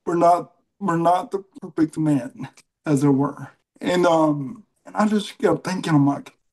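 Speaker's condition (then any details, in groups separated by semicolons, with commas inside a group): Cerebral palsy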